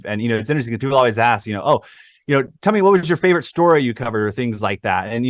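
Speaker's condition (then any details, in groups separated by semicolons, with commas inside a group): No condition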